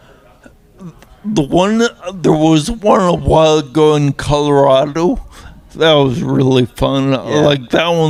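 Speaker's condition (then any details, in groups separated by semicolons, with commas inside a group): Traumatic brain injury; motorcycle accident, facial fractures; about 13 years after injury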